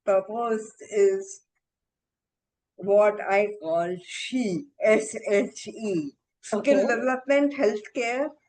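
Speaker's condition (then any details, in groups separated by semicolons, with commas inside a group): Encephalitis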